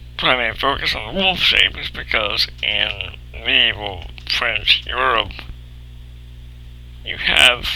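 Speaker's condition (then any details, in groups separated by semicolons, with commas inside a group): Cerebral palsy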